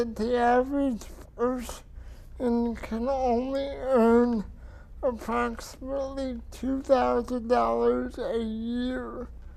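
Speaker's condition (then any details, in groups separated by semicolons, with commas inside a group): Cerebral palsy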